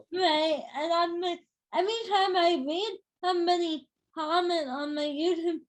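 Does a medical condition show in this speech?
Yes: cerebral palsy, spastic.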